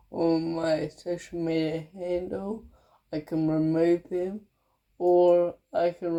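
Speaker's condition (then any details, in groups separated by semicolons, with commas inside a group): Cerebral palsy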